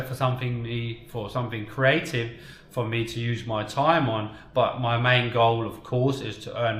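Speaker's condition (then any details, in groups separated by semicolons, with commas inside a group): No condition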